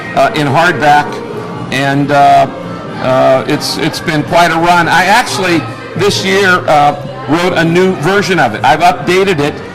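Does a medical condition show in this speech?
No.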